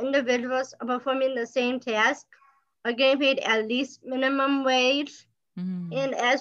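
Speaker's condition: Down syndrome

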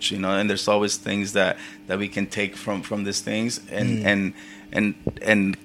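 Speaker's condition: Stuttering; stutters at times, apologises and laughs at self to reset, stutter then goes away; repeated words, blocks

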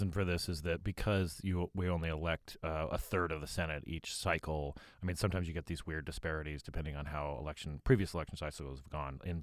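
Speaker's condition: No condition

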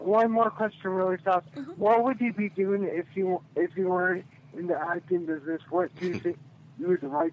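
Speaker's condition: Cerebral palsy

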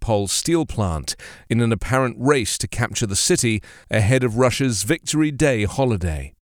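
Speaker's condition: No condition

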